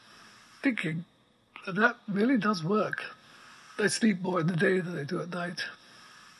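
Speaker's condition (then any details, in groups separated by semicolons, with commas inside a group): ALS; progressive neuromuscular illness, effectively quadriplegic, wheelchair within 6 months of diagnosis, writes by dictation; immobile, needs breathing apparatus, plastic pump behind neck into nose controlling breath rate; voice very weak, needs amplifier, breathing apparatus audible in background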